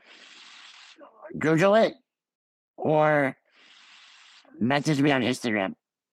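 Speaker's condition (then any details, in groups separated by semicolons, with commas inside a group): Ullrich congenital muscular dystrophy; scoliosis surgery at 14 nearly fatal, stopped breathing 2 minutes six weeks later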